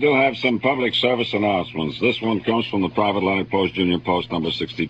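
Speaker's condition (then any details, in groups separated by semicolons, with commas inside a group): No condition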